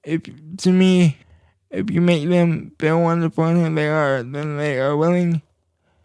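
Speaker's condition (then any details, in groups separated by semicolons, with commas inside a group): Cerebral palsy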